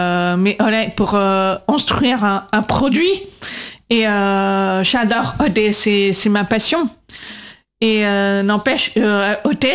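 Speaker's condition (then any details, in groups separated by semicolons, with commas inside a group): Deaf from birth, congenital; atypical voice, speech recognition struggles to understand, 20 years speech therapy, lpc coder in class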